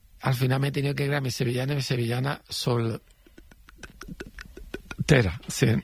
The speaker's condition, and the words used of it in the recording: Stuttering. Al principio me decías, bueno, tengo un poco de tartamudez, sí.